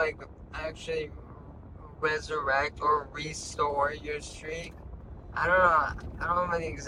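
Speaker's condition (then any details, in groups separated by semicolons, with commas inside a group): Traumatic brain injury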